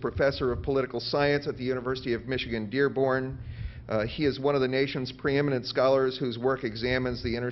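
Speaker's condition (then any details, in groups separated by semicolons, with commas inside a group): No condition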